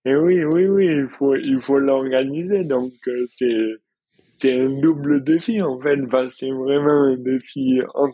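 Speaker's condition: Dystonia; no longer falls

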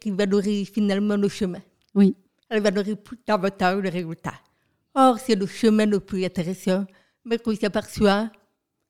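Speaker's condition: Profound deafness from birth, profound, congenital

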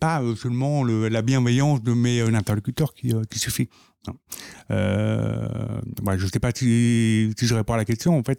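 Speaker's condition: Profound deafness from birth; profound congenital deafness, cued speech (LPC)

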